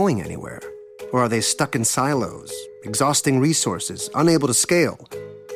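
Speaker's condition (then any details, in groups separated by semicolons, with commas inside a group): No condition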